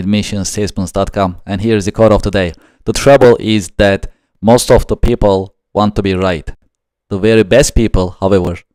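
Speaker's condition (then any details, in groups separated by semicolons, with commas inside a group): No condition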